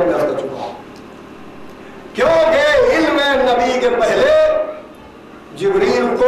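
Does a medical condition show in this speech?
No.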